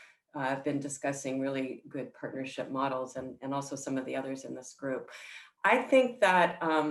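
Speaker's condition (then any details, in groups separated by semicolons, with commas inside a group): No condition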